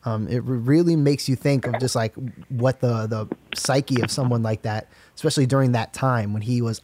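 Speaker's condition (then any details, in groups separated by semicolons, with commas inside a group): No condition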